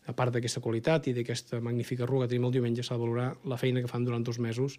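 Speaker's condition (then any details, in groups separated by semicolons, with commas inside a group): No condition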